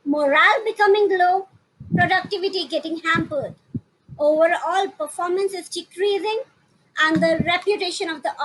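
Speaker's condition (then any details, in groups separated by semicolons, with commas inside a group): No condition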